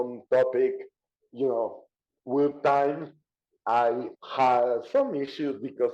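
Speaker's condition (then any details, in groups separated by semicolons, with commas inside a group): Cerebral palsy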